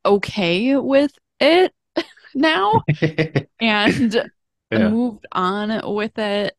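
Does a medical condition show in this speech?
Yes: aphasia; stroke at 14, cause unknown, craniotomy, both sides paralyzed, wheelchair, right foot drop, out-of-state intensive therapy; about 11 years since stroke, brace for foot drop, modified car; no speech or voice at first, relearned reading, writing, speaking, occasional word substitutions, word-finding trouble.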